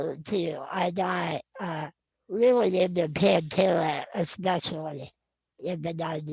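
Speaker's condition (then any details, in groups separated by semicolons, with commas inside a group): Non-progressive muscular dystrophy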